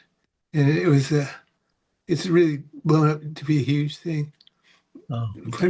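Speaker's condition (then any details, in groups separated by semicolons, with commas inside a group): Parkinson's; about 18 years since onset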